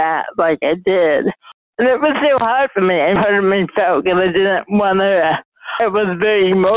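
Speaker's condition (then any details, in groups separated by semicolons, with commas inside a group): Mild cerebral palsy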